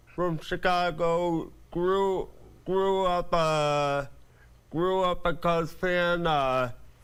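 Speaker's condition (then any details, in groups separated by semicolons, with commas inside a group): Cerebral palsy; birth oxygen deprivation, 30 minutes not breathing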